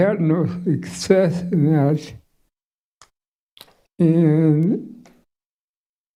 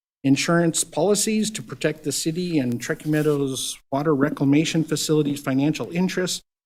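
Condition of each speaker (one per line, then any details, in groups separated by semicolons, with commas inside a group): Traumatic brain injury; cannot talk well
No condition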